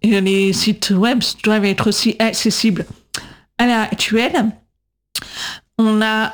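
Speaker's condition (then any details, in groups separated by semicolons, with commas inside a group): Deaf from birth; congenital deafness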